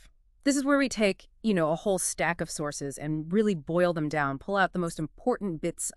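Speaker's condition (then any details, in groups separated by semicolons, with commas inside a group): No condition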